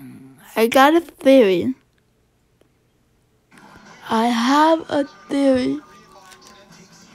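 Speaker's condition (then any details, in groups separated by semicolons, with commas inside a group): Cerebral palsy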